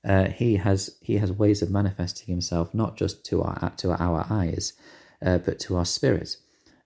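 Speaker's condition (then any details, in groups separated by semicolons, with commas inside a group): No condition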